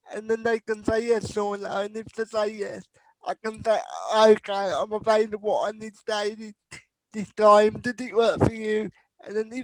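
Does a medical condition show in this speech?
Yes: cerebral palsy.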